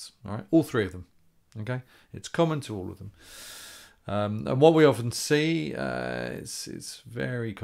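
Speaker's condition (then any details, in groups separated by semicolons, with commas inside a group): No condition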